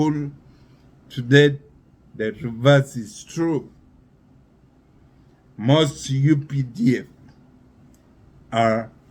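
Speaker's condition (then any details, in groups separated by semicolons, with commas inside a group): Neurological disease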